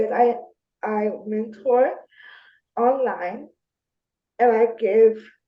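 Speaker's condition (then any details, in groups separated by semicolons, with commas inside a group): Spastic diplegia cerebral palsy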